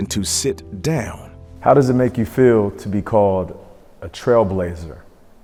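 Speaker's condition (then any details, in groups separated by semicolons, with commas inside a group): No condition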